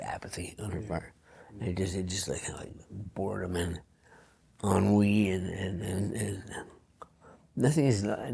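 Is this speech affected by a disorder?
Yes: Parkinson's disease.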